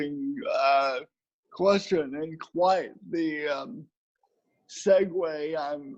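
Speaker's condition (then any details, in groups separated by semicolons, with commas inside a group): Cerebral palsy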